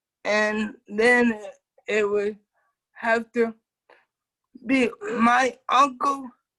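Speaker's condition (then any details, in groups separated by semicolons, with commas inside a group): Cerebral palsy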